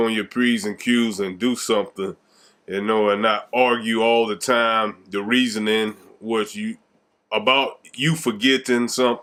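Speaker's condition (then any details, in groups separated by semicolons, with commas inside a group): No condition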